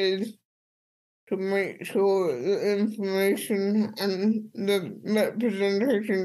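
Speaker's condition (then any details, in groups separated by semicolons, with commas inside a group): Cerebral palsy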